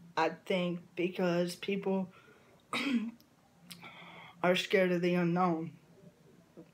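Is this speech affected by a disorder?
Yes: cerebral palsy; from birth.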